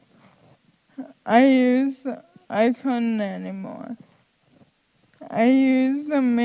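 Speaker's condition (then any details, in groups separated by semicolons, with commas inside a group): Friedreich's ataxia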